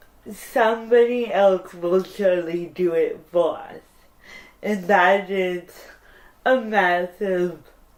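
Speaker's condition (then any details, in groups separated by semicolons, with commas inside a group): Cerebral palsy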